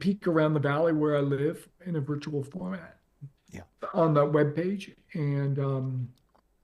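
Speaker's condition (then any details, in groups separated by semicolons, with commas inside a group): ALS; progressive, onset leg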